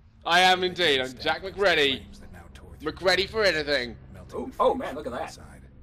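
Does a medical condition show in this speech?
No.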